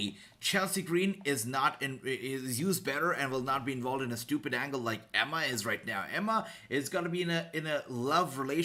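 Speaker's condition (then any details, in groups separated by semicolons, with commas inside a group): No condition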